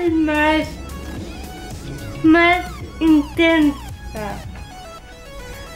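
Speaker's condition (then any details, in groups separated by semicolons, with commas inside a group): Cerebral palsy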